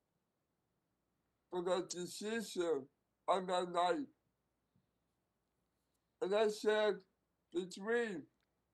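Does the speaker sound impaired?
Yes: Down syndrome; congenital, two holes in heart, open heart surgery under 5 months, four major ear surgeries, small ear canals; speaks in concepts.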